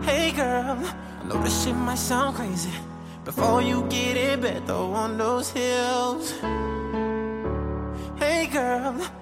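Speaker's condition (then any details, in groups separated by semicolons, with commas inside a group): No condition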